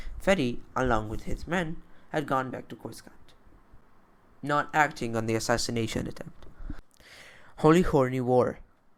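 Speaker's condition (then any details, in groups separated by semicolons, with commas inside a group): No condition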